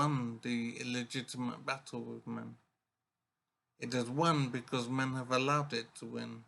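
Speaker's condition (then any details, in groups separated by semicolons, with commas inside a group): Brain injury; severe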